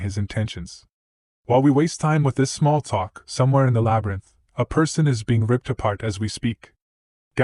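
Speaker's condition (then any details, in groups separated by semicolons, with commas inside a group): No condition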